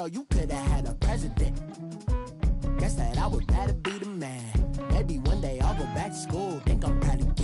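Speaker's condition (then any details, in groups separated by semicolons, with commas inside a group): No condition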